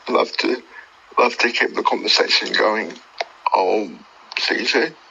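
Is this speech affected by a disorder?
Yes: cerebral palsy; from birth, born two months premature, died twice at birth, brain damage; wheelchair user, much difficulty with motor function.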